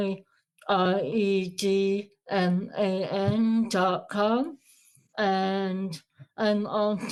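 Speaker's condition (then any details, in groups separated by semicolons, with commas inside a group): Moebius syndrome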